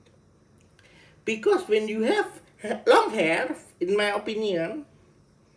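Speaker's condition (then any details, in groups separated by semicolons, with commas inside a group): Cerebral palsy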